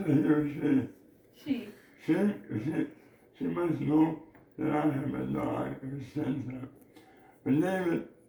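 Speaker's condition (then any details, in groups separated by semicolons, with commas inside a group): Oral cancer; base of tongue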